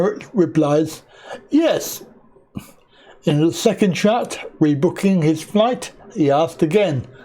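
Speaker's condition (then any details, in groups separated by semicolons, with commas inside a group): Cerebral palsy; back surgery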